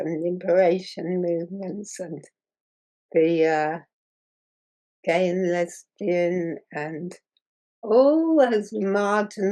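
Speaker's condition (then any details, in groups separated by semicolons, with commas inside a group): Muscular dystrophy; progressive muscle wasting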